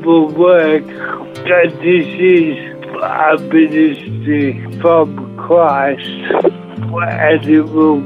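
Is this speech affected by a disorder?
Yes: motor neuron disease, severe; onset in feet, walking stick, then chair, then bed-bound, now no physical movement; final stages, diagnosed over 4-5 years ago, mask ventilator, 2 minutes' survival without, Calvary Healthcare Bethlehem palliative inpatient; speaking extremely difficult, pauses to breathe through mask, Stephen Scoff and Scott Benton repeat words.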